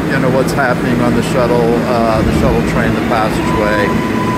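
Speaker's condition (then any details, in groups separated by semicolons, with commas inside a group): No condition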